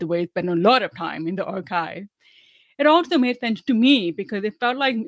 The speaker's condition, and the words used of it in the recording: Deafness. I mean, I can't tell you how many times people have said to me, you speak really well for a deaf person.